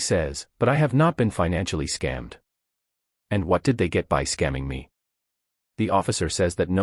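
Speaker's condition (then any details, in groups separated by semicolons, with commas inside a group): No condition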